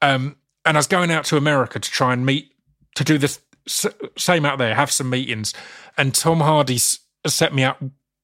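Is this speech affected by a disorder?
Yes: stammer; stammer since childhood; noticeable stammer, genuinely stutters on 'Baldrick' during recording; controlled when acting, tricks, breathing points, over-preparation, b a hurdle, adds 'or' run-up onto hard letters; here repeated sounds, prolonged sounds.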